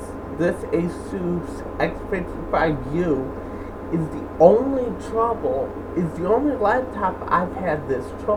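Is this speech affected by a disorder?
Yes: cerebral palsy.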